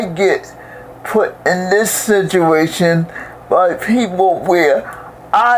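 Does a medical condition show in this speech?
Yes: cerebral palsy; most of life.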